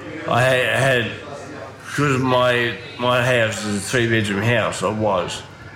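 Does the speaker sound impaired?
Yes: ataxia from brain damage; acquired cerebellar brain damage at university, pelvic fractures, internal injuries, 2 years hospital, rehab, physio, speech therapy; slurred voice, often taken for drunk.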